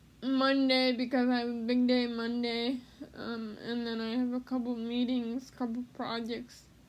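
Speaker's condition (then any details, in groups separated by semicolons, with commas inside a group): Cerebral palsy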